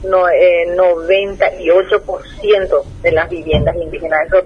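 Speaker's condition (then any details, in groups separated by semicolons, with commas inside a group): No condition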